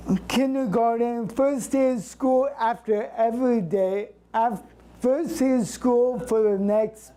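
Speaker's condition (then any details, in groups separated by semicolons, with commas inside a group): Cerebral palsy; since birth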